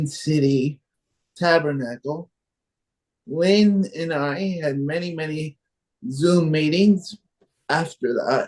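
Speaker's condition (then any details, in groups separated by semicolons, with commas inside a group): Cerebral palsy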